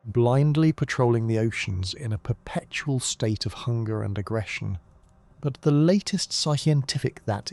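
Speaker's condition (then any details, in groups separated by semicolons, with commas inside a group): No condition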